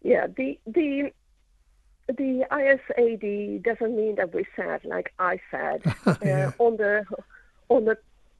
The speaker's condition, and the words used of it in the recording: Stuttering. And my speech is more fluent, but it's also the grammar.